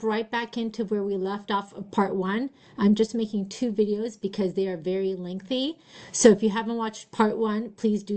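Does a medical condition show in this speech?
No.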